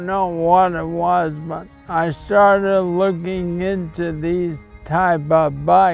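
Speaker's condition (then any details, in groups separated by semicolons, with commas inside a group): Primary lateral sclerosis; affects balance and movement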